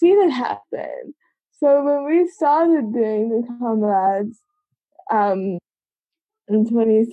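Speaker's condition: Cerebral palsy; congenital, from birth, age 25

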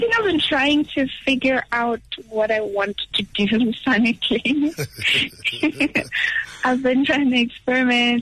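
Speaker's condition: No condition

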